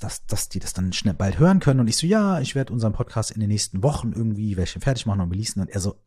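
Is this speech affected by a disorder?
No.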